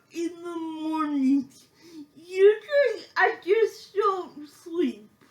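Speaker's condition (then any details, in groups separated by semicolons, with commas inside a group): Cerebral palsy; shaky speech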